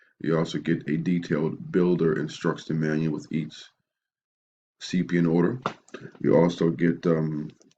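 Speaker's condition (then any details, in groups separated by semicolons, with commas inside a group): No condition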